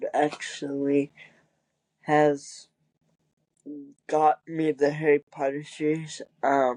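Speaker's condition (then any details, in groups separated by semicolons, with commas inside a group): Cerebral palsy; wheelchair user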